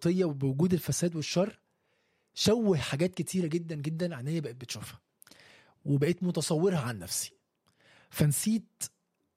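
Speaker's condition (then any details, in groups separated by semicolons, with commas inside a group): No condition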